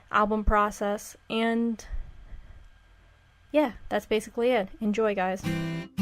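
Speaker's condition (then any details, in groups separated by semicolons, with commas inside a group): No condition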